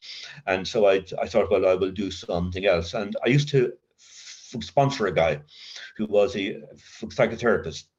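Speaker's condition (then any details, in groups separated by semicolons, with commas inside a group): Covert stutter; severe childhood stutter with blocks, linked to adverse childhood experience, child guidance clinic, speechless while drinking; covert since early sobriety in AA, about 40 years, occasional blocks, talks easily at meetings; stutters mostly in mind, thinks ahead around feared words, voice long felt fake; repeated words, blocks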